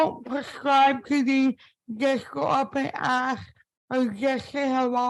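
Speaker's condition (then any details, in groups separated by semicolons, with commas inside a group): Spastic cerebral palsy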